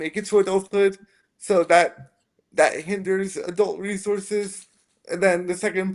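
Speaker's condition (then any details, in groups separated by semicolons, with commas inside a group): Spastic quadriplegic cerebral palsy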